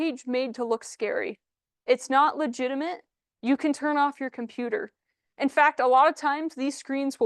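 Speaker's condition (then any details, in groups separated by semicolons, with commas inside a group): No condition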